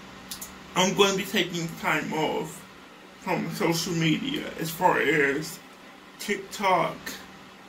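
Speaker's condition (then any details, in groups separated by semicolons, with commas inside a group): Cerebral palsy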